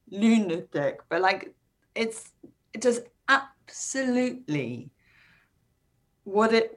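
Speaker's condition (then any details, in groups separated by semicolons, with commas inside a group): Speech impairment, word-finding; congenital AVM, sudden slurred speech then collapse, emergency surgery, half skull removed, cranioplasty with plastic skull; about a year since onset, relearning to talk, strong speech recovery, non-linear progress; word-finding difficulty, speech feels fine internally, initially no speech, comprehension intact, long unable to form sentences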